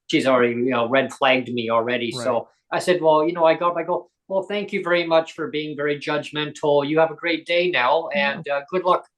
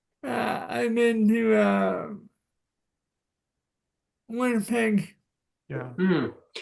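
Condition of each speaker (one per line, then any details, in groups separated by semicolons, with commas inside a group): No condition
Cerebral palsy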